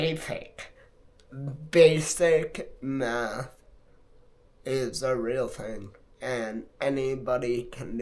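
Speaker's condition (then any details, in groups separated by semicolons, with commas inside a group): Multiple sclerosis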